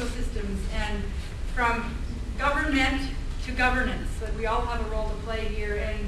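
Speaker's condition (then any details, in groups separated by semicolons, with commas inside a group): No condition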